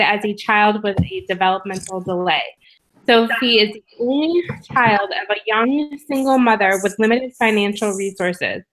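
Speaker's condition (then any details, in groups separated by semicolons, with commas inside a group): No condition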